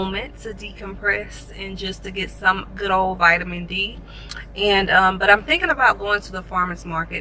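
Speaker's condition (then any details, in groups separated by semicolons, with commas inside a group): No condition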